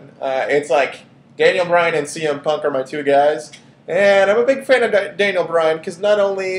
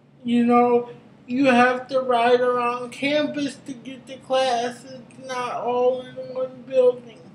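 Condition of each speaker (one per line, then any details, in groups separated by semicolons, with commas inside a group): No condition
Cerebral palsy; brain injury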